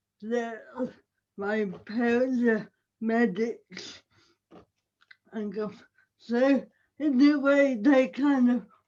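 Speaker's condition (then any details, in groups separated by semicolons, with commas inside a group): Cerebral palsy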